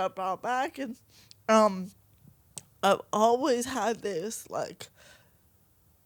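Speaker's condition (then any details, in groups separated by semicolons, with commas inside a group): Cerebral palsy, mild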